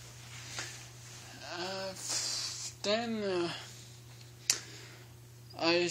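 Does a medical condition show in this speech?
Yes: cerebral palsy.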